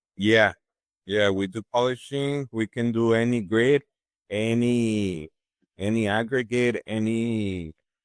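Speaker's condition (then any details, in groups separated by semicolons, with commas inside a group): No condition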